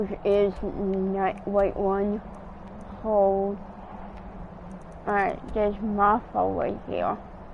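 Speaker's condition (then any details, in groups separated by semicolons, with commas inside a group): Cerebral palsy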